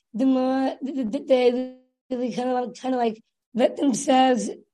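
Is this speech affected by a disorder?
Yes: Down syndrome; developmental disability from birth, differences in fine and gross motor skills and living independently; age 23.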